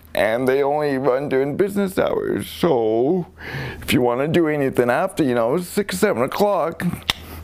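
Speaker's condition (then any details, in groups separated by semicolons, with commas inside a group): Cerebral palsy; diagnosed at 9 months, lives independently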